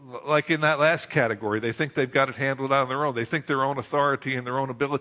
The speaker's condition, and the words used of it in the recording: None; typical speech.